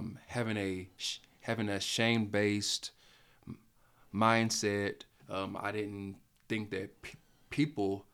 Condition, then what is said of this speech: Stuttering. And so even though I still stutter when I talk, that isn't hindering me from doing a